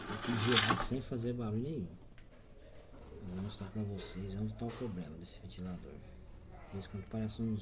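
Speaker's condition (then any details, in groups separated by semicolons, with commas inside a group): No condition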